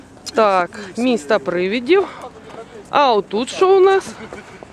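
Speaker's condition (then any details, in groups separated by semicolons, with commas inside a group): No condition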